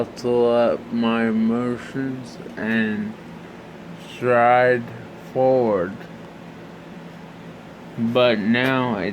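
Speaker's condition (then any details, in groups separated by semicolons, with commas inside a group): Brain injury (brain shearing)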